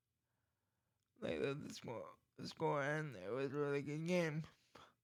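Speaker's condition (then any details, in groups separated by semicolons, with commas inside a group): Cerebral palsy; cannot type, dictates writing; atypical speech, concentrates on voice and pronunciation publicly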